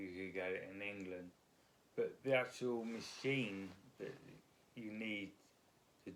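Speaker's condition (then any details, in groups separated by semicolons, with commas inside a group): Multiple sclerosis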